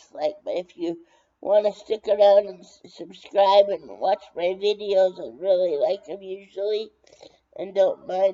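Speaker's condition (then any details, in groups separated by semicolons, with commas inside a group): Brain injury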